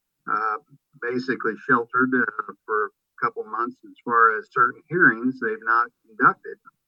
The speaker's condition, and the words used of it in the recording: No condition.